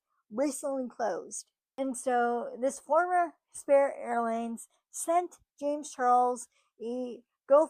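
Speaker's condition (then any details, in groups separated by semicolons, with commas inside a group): Cerebral palsy, spastic; from birth, muscle spasms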